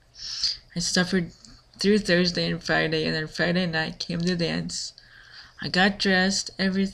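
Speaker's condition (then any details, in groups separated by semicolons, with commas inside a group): Cerebral palsy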